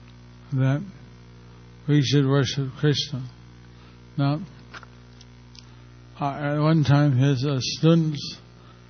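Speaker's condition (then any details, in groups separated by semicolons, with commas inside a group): Stroke; speaking not easy, unsure listeners understand, engages helper Jantai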